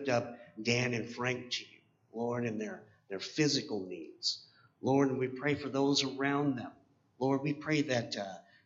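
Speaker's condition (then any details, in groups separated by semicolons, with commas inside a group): Cleft palate; 10 years braces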